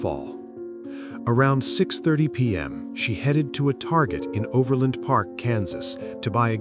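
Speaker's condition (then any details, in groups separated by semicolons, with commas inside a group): No condition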